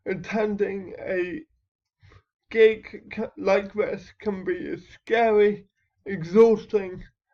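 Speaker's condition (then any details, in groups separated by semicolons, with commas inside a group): Cerebral palsy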